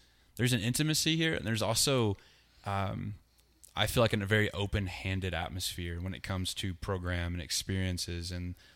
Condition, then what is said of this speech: No condition.